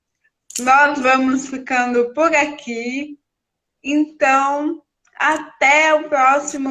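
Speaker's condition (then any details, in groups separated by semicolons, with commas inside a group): Cerebral palsy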